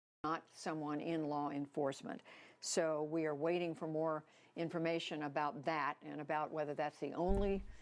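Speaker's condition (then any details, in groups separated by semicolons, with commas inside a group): No condition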